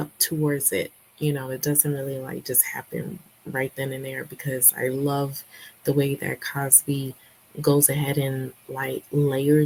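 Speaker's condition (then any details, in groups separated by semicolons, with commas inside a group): No condition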